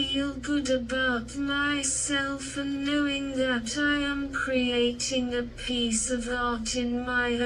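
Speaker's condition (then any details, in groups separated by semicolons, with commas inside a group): Cerebral palsy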